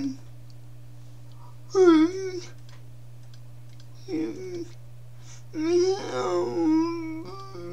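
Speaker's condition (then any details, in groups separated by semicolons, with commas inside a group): Cerebral palsy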